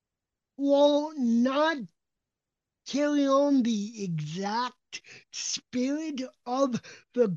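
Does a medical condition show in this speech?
Yes: cerebral palsy; recognizable cp accent.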